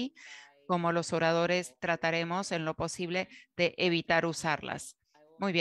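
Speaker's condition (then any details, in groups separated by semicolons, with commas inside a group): No condition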